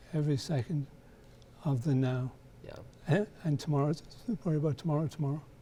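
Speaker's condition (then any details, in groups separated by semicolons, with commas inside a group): Parkinson's disease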